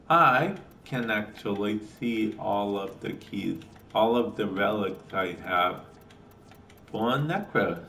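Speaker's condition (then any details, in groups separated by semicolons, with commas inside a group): Cerebral palsy; affects speech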